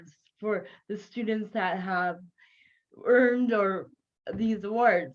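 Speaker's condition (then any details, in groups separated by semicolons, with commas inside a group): Cerebral palsy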